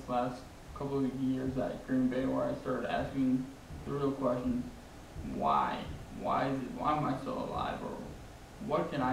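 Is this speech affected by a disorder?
Yes: traumatic brain injury.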